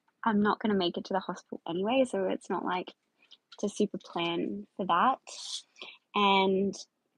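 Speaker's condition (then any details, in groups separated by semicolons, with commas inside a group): No condition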